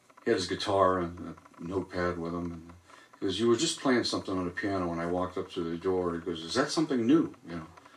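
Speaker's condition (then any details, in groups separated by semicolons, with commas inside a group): No condition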